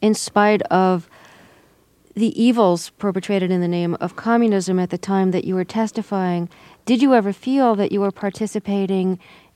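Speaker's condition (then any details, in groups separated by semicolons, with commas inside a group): No condition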